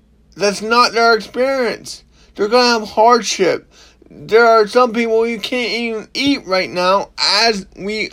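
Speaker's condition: Cerebral palsy; ongoing, not healed

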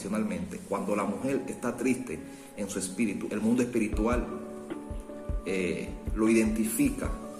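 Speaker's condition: No condition

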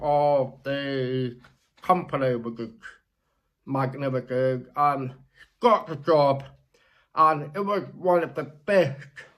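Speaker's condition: Deafness, born deaf; sounds like late-deafened speaker

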